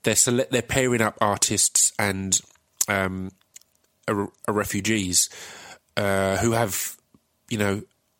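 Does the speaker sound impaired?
Yes: stutter; long-standing stutter, known to regular listeners; very nervous recording over serious subject; stuttered more than on any other episode, due to nerves over serious subject; here prolonged sounds.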